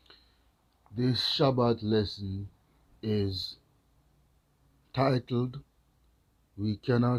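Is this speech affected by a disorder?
No.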